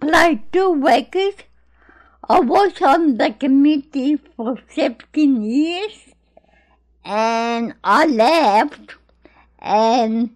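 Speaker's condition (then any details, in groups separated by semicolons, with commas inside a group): Cerebral palsy; born in Greece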